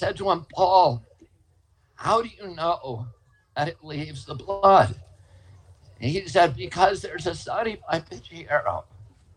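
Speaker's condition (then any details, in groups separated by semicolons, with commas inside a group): Spasmodic dystonia; Pace law school infirmary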